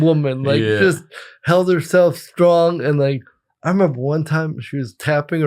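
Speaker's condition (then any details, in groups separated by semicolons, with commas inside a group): Cerebral palsy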